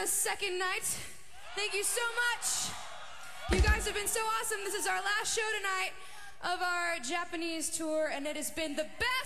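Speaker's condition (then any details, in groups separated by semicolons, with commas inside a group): No condition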